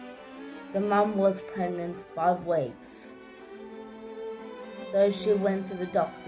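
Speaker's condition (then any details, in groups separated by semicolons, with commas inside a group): Cerebral palsy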